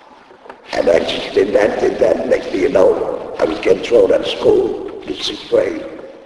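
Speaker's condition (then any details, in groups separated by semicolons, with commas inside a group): Laryngectomy; speaks using device in throat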